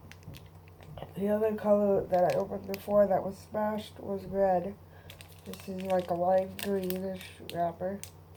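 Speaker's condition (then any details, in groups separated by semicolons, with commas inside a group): Cerebral palsy; both hands affected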